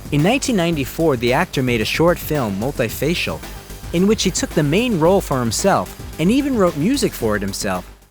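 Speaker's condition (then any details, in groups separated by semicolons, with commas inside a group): No condition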